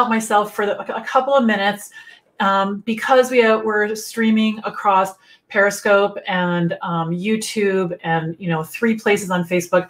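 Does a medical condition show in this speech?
No.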